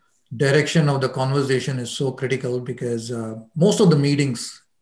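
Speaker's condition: No condition

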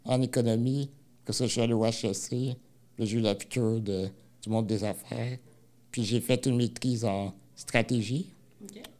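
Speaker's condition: Spinal muscular atrophy type 2; wheelchair user

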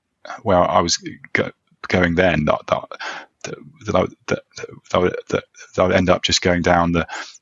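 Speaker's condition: Stammering; past group therapy sessions gave temporary easier speech then relapse, past voluntary stammering practice; speech blocks, gets stuck, amount of stammering varies between conversations; repeated sounds, blocks

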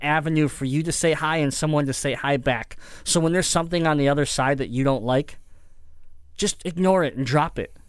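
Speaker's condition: Cleft palate; talked differently growing up

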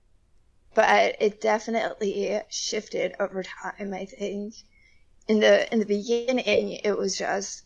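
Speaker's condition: Spasmodic dysphonia; diagnosed in college

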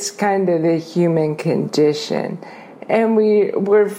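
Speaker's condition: ALS; diagnosis took a year, onset with falling while running and a limp, legs and arms basically paralyzed; disease now affecting mouth, tongue muscles atrophying; tongue weakness, sounds as if after a couple glasses of wine

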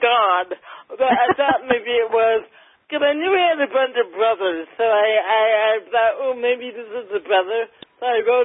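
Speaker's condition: Cerebral palsy, mild

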